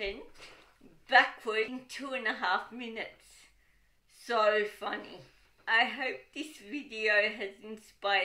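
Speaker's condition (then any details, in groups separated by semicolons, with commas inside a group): Cerebral palsy, dystonic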